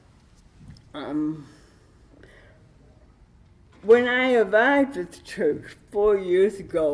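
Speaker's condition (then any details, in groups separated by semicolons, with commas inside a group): Cerebral palsy with dystonia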